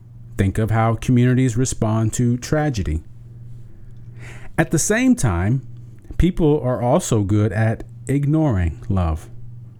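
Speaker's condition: No condition

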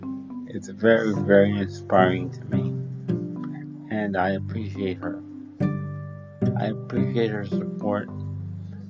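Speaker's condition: Cerebral palsy

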